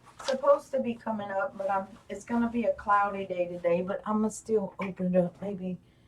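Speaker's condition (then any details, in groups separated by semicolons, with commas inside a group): No condition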